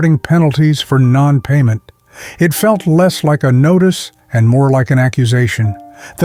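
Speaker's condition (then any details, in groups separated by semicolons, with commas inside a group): No condition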